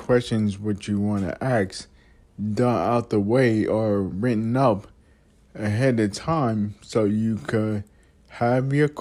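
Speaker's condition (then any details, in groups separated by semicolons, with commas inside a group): Multiple sclerosis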